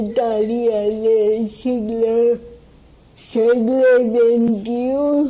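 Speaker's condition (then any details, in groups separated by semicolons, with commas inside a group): Cerebral palsy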